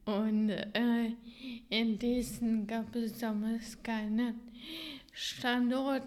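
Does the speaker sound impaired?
Yes: ataxia, severe; hereditary ataxia, nerve disease, 100% disability status assessed last year; limited speech ability, communication impaired.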